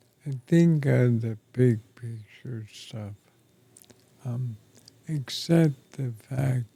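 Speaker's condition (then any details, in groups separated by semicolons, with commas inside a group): ALS; affects chest and throat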